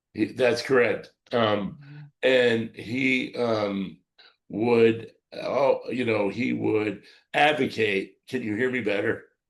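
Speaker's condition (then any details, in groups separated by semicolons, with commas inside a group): Cerebral palsy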